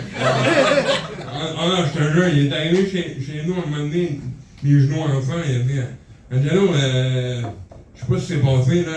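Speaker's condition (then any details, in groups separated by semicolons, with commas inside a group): Cerebral palsy; from birth, lack of oxygen at birth, affects walking; speech not always understood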